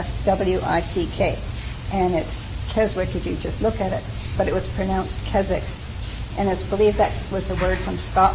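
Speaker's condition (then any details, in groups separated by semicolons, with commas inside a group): No condition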